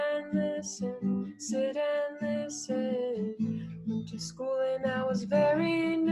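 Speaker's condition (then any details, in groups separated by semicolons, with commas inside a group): No condition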